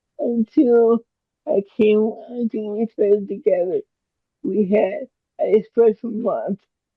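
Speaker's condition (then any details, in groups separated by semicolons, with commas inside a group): Cerebral palsy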